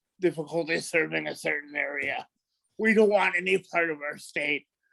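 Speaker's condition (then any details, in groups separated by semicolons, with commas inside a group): Cerebral palsy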